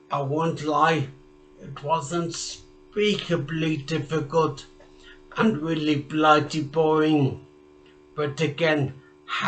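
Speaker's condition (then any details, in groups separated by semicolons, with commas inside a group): Traumatic brain injury; speech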